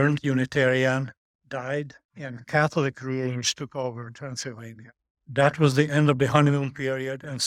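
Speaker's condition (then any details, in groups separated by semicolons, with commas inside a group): No condition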